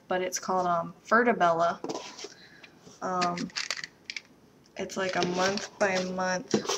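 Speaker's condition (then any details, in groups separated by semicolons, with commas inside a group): No condition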